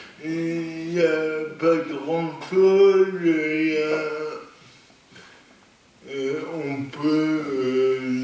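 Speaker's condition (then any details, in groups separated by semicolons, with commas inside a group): Cerebral palsy; lifelong, non-progressive; stable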